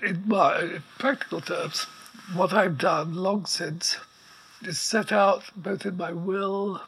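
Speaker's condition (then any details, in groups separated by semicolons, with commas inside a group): ALS; diagnosed about two years earlier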